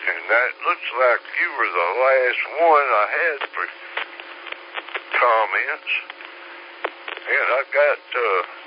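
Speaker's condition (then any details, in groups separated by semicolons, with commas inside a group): Slurred speech; stroke 3 years ago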